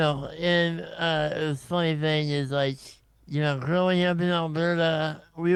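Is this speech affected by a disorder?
Yes: congenital muscular dystrophy; congenital muscular dystrophy, scoliosis surgery, tracheostomy, feeding tube; diagnosed in infancy.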